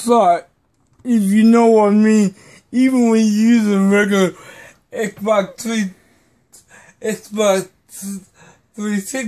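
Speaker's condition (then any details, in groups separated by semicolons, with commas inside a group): Cerebral palsy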